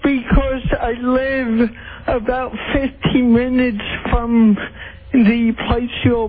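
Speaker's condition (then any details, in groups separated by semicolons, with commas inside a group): Cerebral palsy; distinctive impaired speech on phone call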